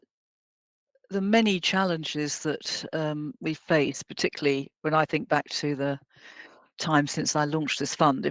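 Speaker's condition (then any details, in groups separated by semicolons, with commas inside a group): No condition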